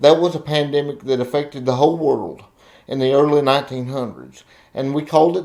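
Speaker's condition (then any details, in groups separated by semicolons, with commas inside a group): Cerebral palsy; uses wheelchair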